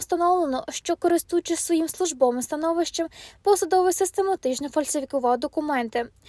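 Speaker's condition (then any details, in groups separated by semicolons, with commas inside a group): No condition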